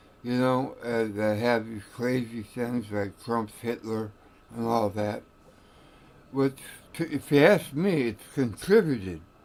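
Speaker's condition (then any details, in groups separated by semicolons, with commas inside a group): Tongue cancer; radiation-treated tongue cancer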